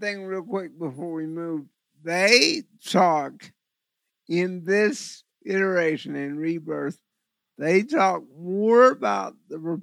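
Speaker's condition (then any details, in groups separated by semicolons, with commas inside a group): Cerebral palsy; eyes weird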